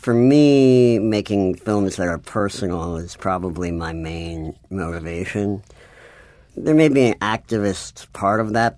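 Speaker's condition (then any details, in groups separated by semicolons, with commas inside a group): Cleft palate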